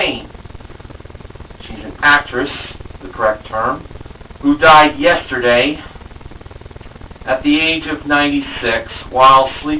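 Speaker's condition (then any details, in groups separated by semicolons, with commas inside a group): No condition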